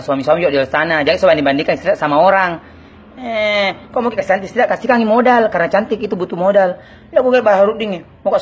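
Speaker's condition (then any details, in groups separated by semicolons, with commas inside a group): No condition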